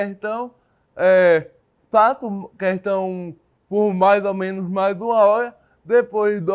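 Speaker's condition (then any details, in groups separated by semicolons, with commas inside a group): Cerebral palsy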